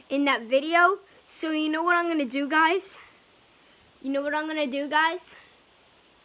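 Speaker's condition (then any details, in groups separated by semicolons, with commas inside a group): No condition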